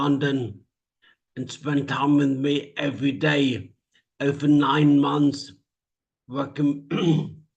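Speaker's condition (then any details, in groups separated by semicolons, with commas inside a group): Traumatic brain injury; speech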